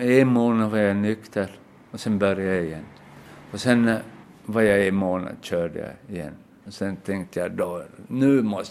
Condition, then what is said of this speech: Aphasia. Omskrev mycket för han hittade ju inte orden. Det är ju det som har varit problemet.